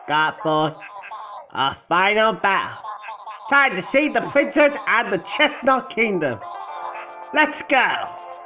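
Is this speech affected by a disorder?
No.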